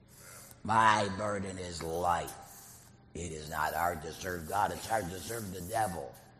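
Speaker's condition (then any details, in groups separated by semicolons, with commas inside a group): Laryngectomy; voice prosthesis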